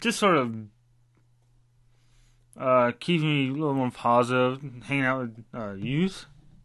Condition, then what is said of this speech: Parkinson's disease. It's a neurological and muscular disorder. It affects my speech.